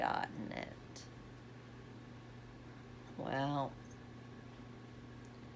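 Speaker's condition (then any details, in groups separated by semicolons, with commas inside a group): Essential tremor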